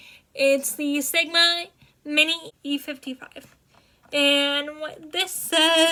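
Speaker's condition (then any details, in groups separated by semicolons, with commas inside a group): Cerebral palsy, spastic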